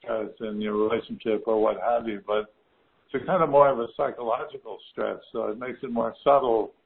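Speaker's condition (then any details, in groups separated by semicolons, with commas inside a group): Parkinson's disease; physical therapy, in-person Parkinson's discussion groups found helpful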